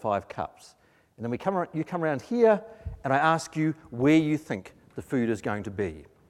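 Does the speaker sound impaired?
No.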